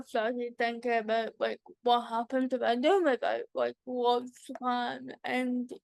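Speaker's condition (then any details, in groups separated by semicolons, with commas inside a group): Cerebral palsy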